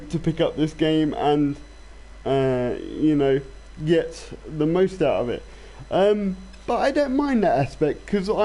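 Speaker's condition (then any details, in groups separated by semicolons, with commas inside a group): Cerebral palsy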